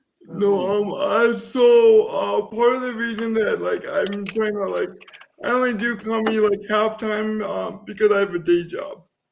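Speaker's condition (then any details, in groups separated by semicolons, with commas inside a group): Cerebral palsy; voice affected by condition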